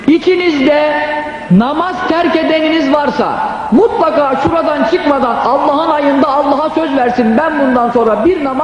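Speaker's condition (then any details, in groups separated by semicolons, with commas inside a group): No condition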